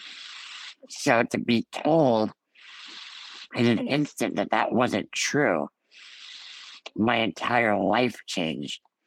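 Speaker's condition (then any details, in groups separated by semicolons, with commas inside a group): Ullrich congenital muscular dystrophy; from birth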